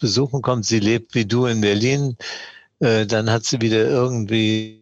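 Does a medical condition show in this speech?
Yes: Parkinson's disease; diagnosed 2016 around age 75, years of tremor before, family doctor blamed stage fright.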